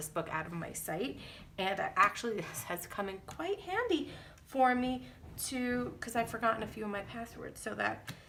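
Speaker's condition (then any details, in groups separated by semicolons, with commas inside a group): No condition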